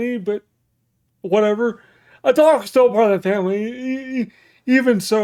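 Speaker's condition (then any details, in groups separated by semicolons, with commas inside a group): Cerebral palsy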